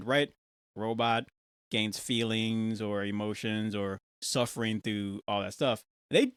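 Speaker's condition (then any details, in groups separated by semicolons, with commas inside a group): No condition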